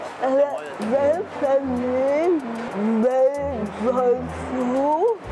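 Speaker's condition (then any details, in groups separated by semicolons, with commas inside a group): Cerebral palsy; difficulties with verbal communication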